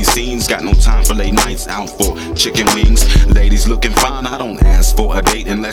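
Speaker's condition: No condition

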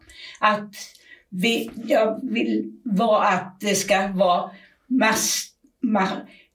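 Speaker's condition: Aphasia; knows words but cannot get them out, word-finding errors, garbled non-words, restarts, repetitions

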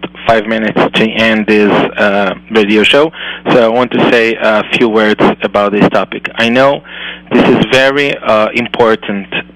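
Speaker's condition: No condition

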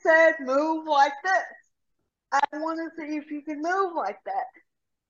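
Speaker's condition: Cerebral palsy; severe rotator cuff tear

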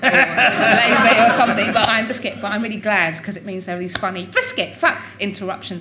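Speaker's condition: Tourette's syndrome; tics since about age six, neurological, believed inherited, intensified in early 20s; tics much more noticeable than in childhood, frequent throughout conversation; rude tics including swearing, says worst thing, interjected words like hedgehog, geronimo

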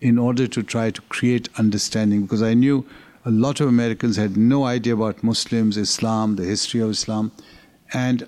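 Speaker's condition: No condition

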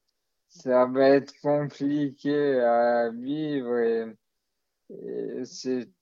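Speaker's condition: Maladie de Charcot (ALS); degenerative disease

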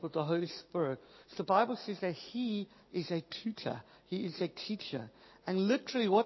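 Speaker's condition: Cleft palate, Pierre Robin syndrome

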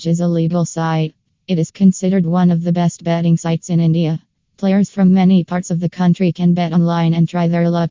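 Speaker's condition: No condition

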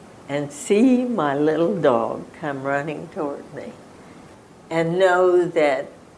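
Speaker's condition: Spasmodic dysphonia; throat cancer suspected

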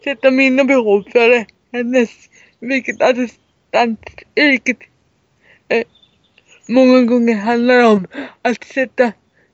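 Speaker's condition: Cerebral palsy; severe, wheelchair user

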